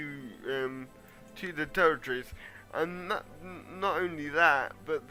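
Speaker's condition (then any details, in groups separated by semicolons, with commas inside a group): Cerebral palsy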